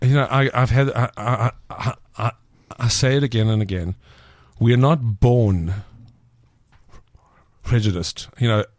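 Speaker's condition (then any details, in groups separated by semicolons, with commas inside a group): Stutter; stutter since childhood, severe in youth, fear of speaking, shyness, later gained confidence; stutter still present, noticeably slowing interview, more relaxed as interview goes on; worse under stress, less when relaxed, chose menu items by what could be said; repeated words, blocks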